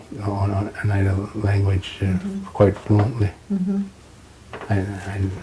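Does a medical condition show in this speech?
Yes: Parkinson's disease; slowed down, on medication.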